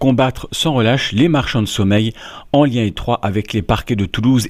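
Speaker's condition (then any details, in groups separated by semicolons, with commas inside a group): No condition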